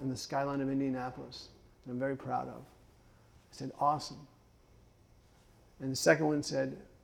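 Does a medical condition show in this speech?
Yes: Parkinson's; cognitive issues, impaired multitasking and judgment, fatigue, stopped working as lawyer at 48; some speech issues, ice water harms vocal cords, drinks warm water, speech therapy judged unnecessary.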